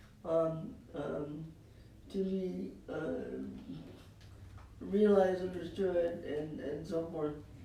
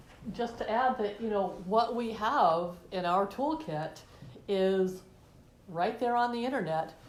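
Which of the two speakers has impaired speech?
The first: cerebral palsy.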